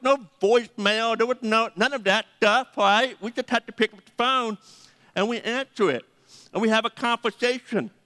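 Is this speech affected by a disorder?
Yes: deafness; 80% deaf.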